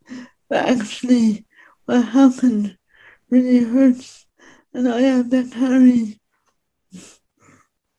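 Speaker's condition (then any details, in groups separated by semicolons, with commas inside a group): Speech impediment; disabled; finds writing easier than speaking, speaks in own way without modifying accent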